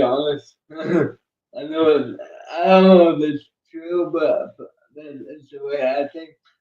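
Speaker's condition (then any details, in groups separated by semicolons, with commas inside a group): Cerebral palsy; uses one hand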